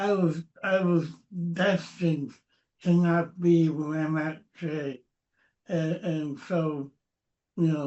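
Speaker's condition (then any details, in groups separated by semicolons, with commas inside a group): Cerebral palsy; noticeable speech impediment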